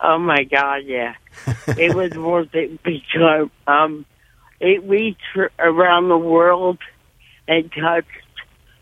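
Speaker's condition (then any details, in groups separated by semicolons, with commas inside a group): Cerebral palsy; severe cerebral palsy from birth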